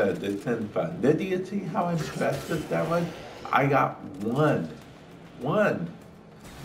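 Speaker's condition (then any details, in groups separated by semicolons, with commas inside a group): Cerebral palsy; affects speech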